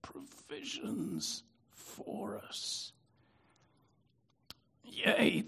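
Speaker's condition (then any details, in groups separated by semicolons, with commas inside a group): Spasmodic dystonia; likened to Robert Kennedy Jr.'s voice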